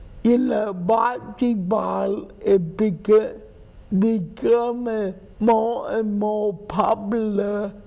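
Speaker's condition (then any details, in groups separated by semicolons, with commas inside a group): Cerebral palsy; speech impairment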